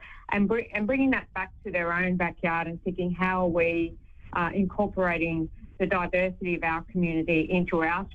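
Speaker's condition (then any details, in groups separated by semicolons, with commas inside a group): Deafness; wears hearing aids, blind, two-time Paralympian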